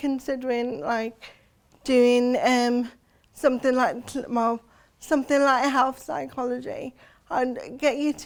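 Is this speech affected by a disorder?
Yes: cerebral palsy; since birth.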